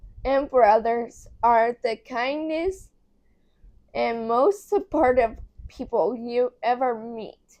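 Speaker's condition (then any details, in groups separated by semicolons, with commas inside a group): Cerebral palsy; affects muscles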